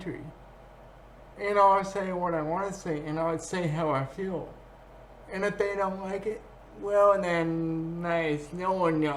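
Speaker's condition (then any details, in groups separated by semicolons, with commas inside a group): Cerebral palsy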